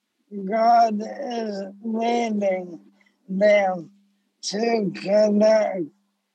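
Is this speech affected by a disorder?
Yes: ALS; diagnosed earlier this summer; speech affected, sped up in editing for intelligibility.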